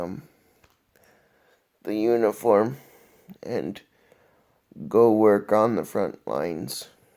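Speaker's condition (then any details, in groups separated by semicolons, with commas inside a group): Cerebral palsy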